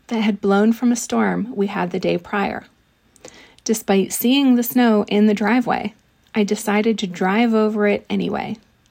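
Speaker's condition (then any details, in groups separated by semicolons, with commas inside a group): No condition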